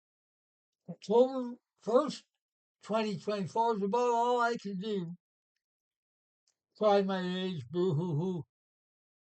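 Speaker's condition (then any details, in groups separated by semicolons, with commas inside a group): Parkinson's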